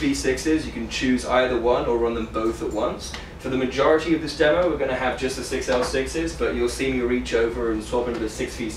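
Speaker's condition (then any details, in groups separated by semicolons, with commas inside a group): No condition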